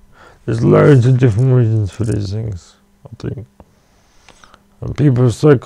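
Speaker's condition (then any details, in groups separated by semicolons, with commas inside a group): Cerebral palsy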